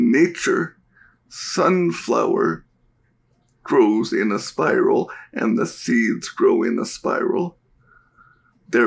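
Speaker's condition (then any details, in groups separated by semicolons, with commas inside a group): Cerebral palsy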